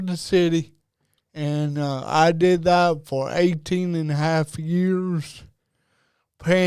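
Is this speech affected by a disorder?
Yes: cerebral palsy; diagnosed at about age two.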